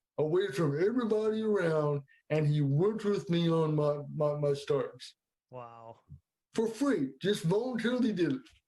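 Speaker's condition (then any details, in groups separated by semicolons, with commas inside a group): Cerebral palsy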